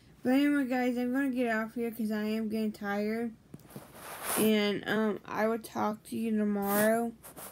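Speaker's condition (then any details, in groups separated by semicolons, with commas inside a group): Brain injury; memory problems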